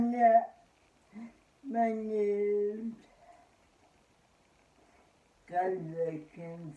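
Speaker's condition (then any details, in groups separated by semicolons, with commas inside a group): Cerebral palsy; spastic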